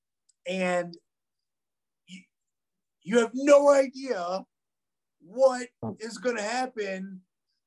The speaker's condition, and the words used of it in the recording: Aphasia. But, but again, you're trying to speak and it's not coming out.